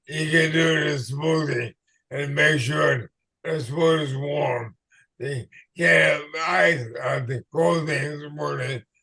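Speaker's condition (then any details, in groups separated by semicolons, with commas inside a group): ALS/MND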